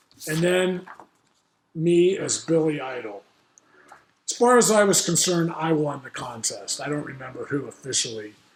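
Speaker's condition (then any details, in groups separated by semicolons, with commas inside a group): No condition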